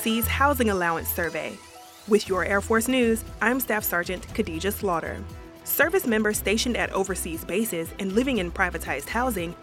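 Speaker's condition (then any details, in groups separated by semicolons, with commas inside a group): No condition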